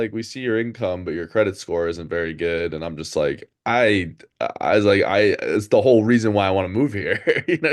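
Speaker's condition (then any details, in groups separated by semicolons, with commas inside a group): No condition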